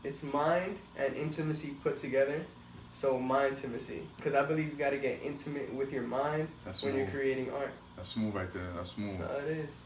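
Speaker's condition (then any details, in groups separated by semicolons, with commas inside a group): No condition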